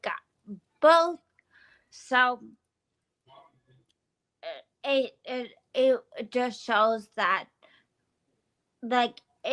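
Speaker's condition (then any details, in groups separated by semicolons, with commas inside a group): Brain injury from boulder; hit by boulder, multiple brain surgeries, uses wheelchair; about 10 years since injury, initial coma, ongoing therapy; initially unintelligible, improved with practice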